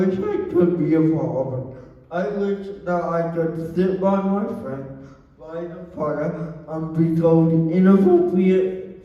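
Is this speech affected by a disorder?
Yes: cerebral palsy; wheelchair user.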